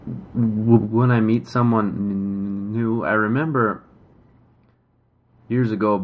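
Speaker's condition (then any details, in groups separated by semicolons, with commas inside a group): Stuttering; tightening during blocks, struggle in technical talk, can modify stutter; prolonged sounds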